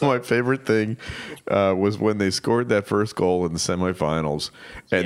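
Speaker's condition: No condition

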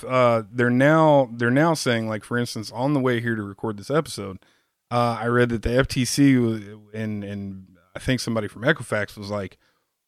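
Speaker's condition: No condition

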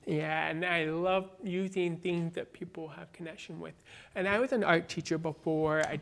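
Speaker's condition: Born deaf, cochlear implant, congenital

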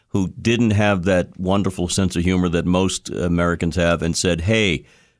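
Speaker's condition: No condition

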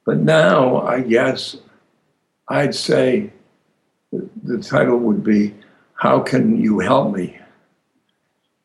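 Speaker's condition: Aphasia after stroke; harder to weave complex stories

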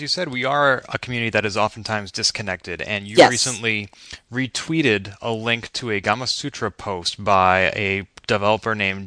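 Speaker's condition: No condition

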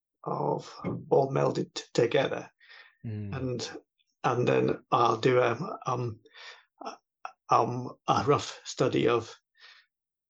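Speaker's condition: Stammering; talks with a stammer; prolonged sounds

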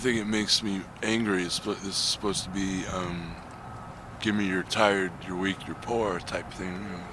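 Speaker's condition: No condition

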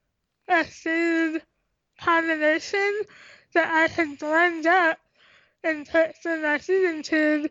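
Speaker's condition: Tracheostomy, cystic hygroma of head and neck; tracheostomy and stomach feeding tube since few days old

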